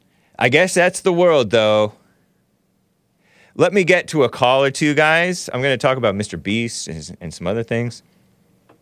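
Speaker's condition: No condition

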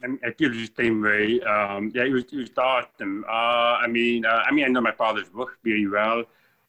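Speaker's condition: Deafness, born deaf

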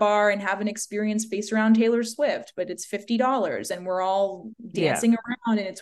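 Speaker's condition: No condition

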